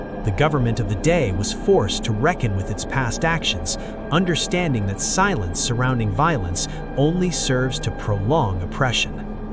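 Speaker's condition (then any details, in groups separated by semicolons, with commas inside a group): No condition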